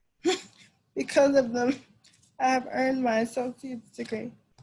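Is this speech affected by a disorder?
Yes: cerebral palsy; diagnosed at 9 months.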